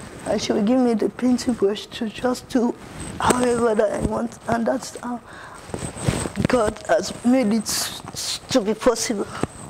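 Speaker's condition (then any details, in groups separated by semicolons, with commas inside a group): Cerebral palsy; uses wheelchair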